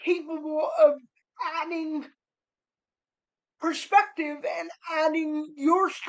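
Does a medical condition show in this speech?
Yes: cerebral palsy; spastic.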